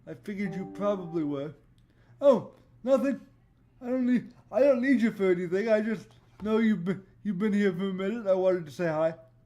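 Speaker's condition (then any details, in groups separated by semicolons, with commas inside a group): Cerebral palsy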